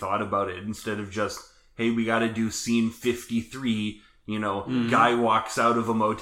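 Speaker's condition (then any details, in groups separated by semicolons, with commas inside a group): No condition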